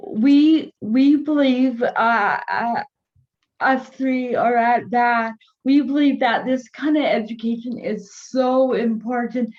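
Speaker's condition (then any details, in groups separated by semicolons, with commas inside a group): Cerebral palsy; from birth; early difficulty forming words, learned by mimicry, no speech therapy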